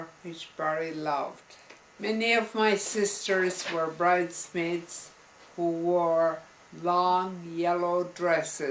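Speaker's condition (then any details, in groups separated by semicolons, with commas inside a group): Multiple sclerosis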